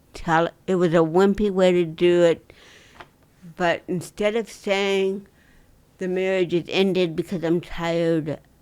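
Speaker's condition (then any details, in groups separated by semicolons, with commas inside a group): Cerebral palsy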